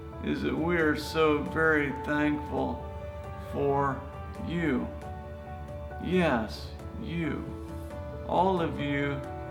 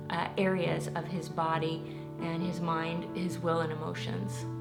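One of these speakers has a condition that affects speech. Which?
The first: ALS; recently diagnosed, about 50 years old; throat and facial muscles affected, slurred speech, needs interpreter.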